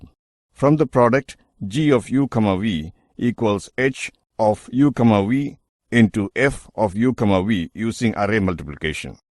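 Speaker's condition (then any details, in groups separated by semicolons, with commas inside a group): No condition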